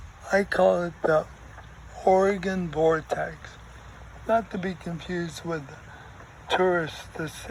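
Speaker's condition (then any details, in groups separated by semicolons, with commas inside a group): ALS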